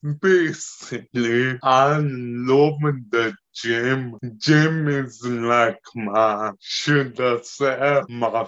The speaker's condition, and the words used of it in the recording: Ataxia. It affects the speech, the movement, hand movement, and like daily activities and tasks.